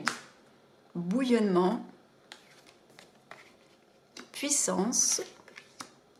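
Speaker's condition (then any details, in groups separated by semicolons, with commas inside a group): No condition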